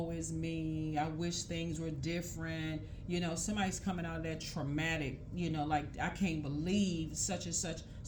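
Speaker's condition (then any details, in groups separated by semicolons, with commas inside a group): No condition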